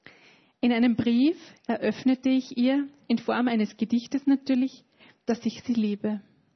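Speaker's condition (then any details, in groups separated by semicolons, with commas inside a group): No condition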